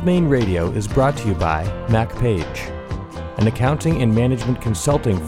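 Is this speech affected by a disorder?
No.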